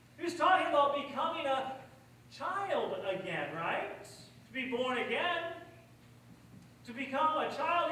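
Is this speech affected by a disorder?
No.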